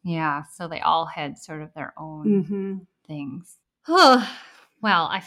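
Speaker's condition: Bilateral cleft lip and palate; congenital, born essentially without palate, unable to breastfeed, infant palatal obturator, multiple surgeries including jaw surgery

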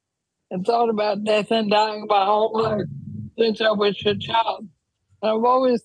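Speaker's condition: ALS; changing and expanding needs for multi-specialist medical care

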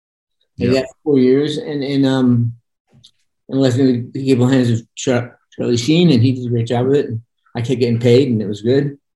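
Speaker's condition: Parkinson's; voice sometimes monotone

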